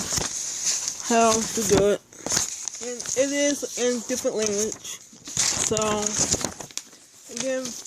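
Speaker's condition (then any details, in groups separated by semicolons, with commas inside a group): Speech impairment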